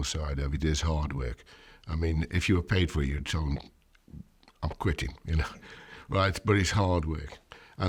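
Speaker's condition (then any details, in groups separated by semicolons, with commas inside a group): No condition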